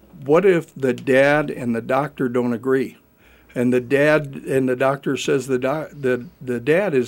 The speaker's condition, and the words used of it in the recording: No condition.